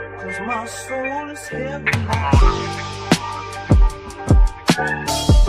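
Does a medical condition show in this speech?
No.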